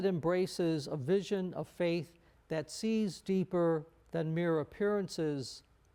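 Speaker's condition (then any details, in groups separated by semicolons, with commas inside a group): No condition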